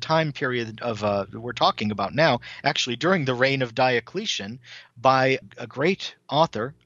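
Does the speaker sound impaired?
No.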